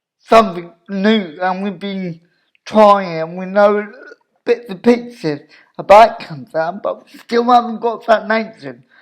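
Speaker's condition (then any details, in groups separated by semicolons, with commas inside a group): Cerebral palsy; wheelchair user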